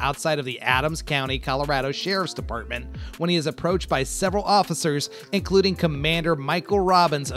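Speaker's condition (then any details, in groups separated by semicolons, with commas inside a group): No condition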